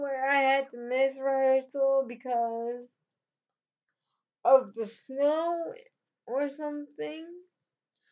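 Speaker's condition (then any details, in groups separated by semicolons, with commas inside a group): Cerebral palsy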